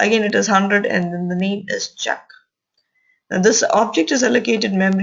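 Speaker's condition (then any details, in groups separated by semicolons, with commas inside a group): No condition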